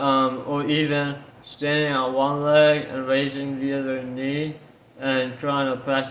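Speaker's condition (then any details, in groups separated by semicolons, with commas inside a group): Tongue cancer surgery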